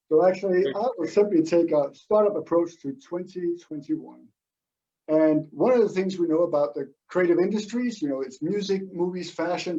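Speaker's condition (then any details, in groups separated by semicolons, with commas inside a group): No condition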